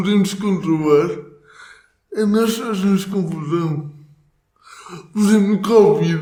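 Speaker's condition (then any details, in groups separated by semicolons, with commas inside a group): Cerebral palsy; motor disability, affects walking and speaking; atypical speech, weekly speech therapy in childhood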